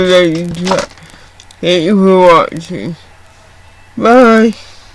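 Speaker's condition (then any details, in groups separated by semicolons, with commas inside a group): Cerebral palsy; slurred speech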